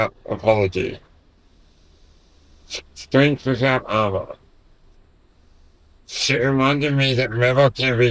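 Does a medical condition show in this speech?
Yes: Duchenne muscular dystrophy.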